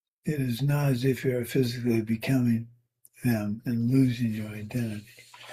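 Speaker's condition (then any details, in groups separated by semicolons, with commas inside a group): Parkinson's; tremor varies day to day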